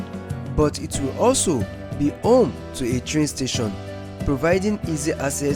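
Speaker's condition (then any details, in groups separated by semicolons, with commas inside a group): No condition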